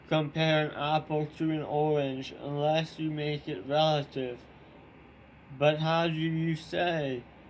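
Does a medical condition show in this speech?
Yes: tongue cancer surgery.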